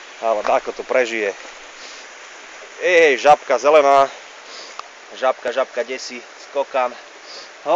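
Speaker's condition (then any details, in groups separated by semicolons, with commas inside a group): No condition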